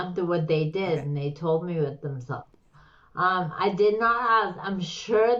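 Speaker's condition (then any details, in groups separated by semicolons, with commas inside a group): Slurred speech; slurred, stroke-like speech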